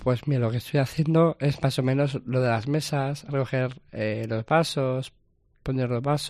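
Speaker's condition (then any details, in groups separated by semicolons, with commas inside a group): Down syndrome; extra copy of chromosome 21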